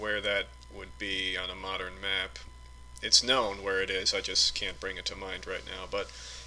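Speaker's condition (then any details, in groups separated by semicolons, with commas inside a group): No condition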